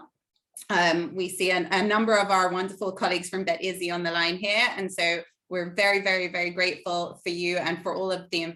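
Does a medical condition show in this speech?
No.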